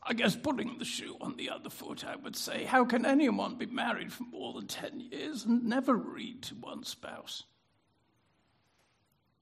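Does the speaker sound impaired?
Yes: spasmodic dysphonia; lost resonance.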